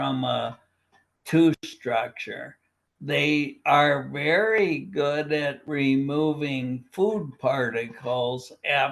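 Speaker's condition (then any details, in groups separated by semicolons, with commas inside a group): Primary lateral sclerosis, bulbar onset; oral onset, slurred speech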